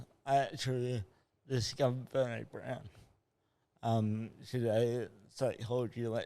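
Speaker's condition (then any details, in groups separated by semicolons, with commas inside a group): Cerebral palsy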